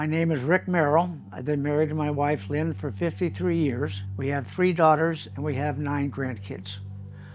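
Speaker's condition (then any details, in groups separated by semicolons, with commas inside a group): No condition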